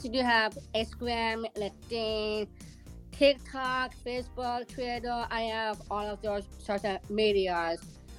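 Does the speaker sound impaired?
Yes: Down syndrome; present from birth.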